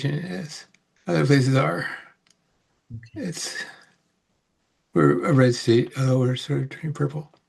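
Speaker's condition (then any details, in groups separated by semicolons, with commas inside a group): Parkinson's; about 18 years since onset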